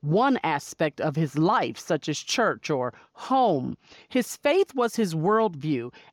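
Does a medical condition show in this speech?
No.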